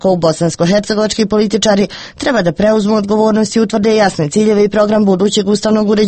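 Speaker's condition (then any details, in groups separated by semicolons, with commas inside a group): No condition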